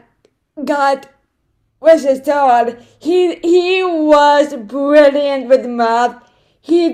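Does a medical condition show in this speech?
Yes: cerebral palsy; right-sided, premature, diagnosed 6 months, limp, foot braces, small right hand, foot surgeries at 7, 11; speech disability, predicted never to talk, first word around one year, speech therapy since age one.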